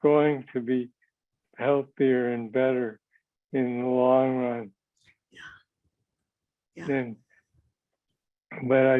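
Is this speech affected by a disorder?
Yes: Parkinson's.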